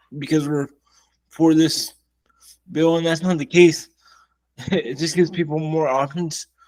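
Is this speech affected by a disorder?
Yes: cerebral palsy, severe; wheelchair user.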